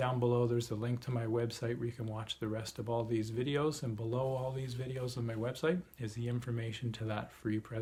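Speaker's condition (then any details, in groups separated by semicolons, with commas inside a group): No condition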